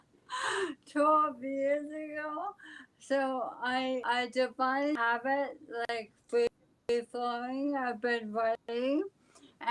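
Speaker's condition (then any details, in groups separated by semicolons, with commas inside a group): ALS; speech affected but still understandable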